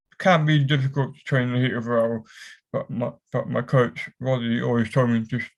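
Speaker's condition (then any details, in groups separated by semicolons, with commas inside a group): Cerebral palsy; affects whole body; cramps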